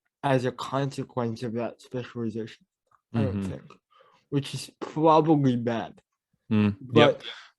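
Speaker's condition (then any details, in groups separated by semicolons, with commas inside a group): Cerebral palsy; mild speech impediment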